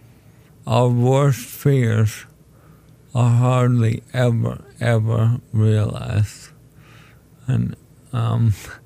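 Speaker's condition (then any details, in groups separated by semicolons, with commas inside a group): ALS; told condition is terminal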